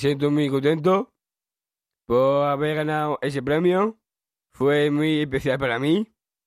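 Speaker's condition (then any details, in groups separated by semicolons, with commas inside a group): Down syndrome; 21 years old, born in cáceres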